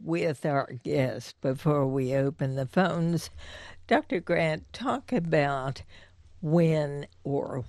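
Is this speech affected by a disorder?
Yes: spasmodic dysphonia; adductor type, long-time voice coaching with Dr. Susan Miller, not fully managed by one treatment; strain-strangle on voiced sounds, very tough on the voice.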